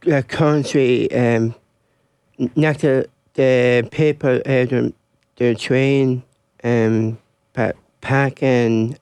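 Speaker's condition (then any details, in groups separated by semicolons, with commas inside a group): Down syndrome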